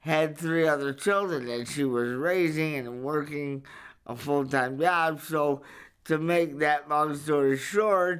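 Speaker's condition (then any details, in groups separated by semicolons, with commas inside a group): Cerebral palsy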